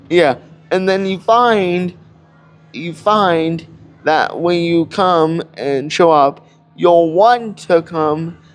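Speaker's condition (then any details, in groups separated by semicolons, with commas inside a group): Cerebral palsy; cannot walk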